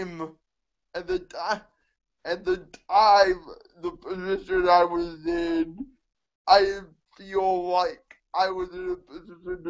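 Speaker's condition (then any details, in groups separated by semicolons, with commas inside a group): Cerebral palsy; mixed quadriplegia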